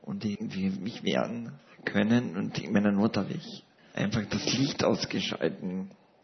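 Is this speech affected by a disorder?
Yes: paralysis with ventilator dependence; paralysis since seventh month of life, ventilator since 2006.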